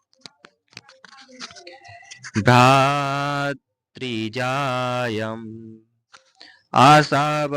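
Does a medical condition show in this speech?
No.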